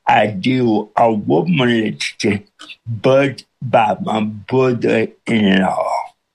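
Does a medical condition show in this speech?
Yes: cerebral palsy with speech impediment; speech impediment since birth, hard to understand at first, pastor John Hayes feared nobody could understand, listeners adjust within minutes.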